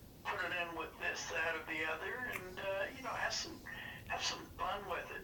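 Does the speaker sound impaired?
Yes: Parkinson's disease; diagnosed 5-6 years ago, hand tremors, deep brain stimulation both sides, first 1.5 years ago; tremors largely controlled, battery pack, switched on and off with mini iPod, not all symptoms relieved.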